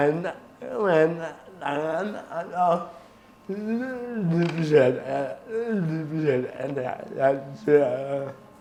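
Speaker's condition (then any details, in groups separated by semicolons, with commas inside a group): Cerebral palsy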